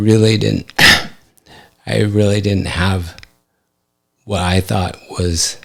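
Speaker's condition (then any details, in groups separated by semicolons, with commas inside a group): ALS; affects hand function; recently diagnosed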